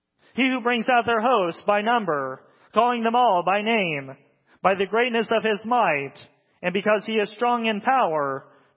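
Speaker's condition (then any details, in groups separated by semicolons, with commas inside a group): No condition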